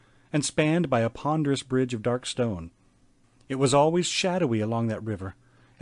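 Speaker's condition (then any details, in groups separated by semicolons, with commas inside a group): No condition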